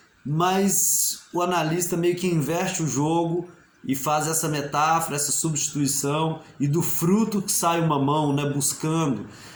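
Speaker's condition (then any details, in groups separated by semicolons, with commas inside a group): No condition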